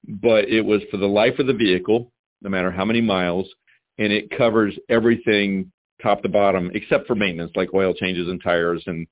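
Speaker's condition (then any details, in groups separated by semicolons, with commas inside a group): No condition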